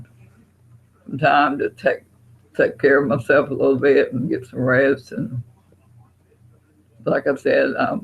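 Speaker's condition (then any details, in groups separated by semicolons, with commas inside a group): Parkinson's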